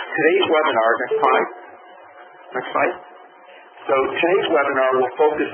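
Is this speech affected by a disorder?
No.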